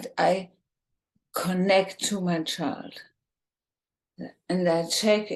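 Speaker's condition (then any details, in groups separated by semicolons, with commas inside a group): ALS, bulbar form, bulbar onset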